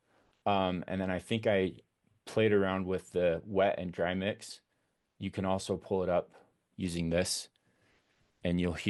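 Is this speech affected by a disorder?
No.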